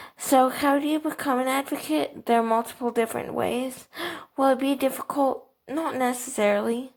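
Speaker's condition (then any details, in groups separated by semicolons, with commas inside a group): Cerebral palsy, athetoid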